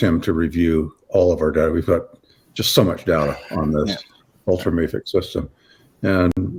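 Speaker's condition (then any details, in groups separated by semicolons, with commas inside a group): No condition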